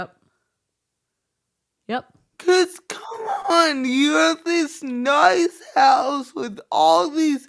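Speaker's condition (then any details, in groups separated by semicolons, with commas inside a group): Cerebral palsy; from birth, affects walking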